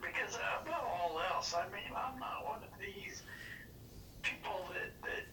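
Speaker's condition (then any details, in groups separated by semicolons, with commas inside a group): Parkinson's disease; deep brain stimulation both sides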